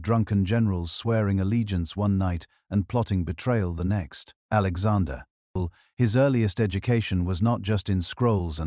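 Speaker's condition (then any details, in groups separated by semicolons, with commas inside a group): No condition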